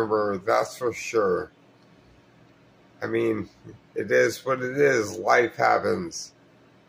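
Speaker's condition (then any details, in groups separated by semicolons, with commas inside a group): Multiple sclerosis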